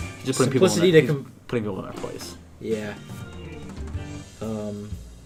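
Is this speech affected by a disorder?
No.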